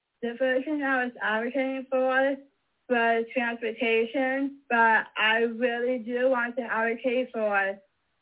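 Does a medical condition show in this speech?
Yes: mosaic Down syndrome.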